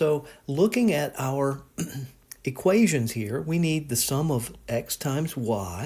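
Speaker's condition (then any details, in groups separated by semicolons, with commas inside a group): No condition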